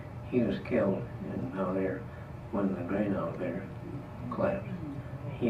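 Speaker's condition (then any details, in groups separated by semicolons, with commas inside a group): Parkinson's disease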